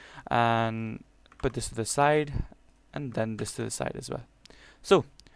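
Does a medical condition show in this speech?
No.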